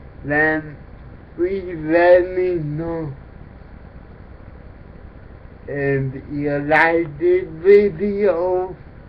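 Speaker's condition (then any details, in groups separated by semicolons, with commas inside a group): Cerebral palsy; physical disability affecting speech and motor skills; affects speech, talks differently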